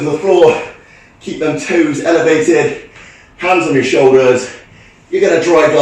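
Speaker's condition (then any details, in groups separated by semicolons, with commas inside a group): No condition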